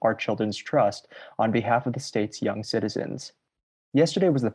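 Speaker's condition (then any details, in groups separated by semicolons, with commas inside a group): No condition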